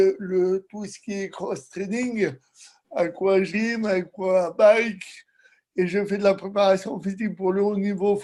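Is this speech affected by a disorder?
Yes: cerebral palsy; from birth, lack of oxygen.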